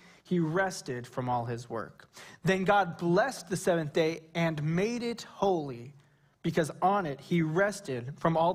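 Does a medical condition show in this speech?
No.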